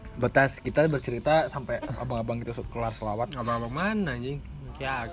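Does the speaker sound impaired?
No.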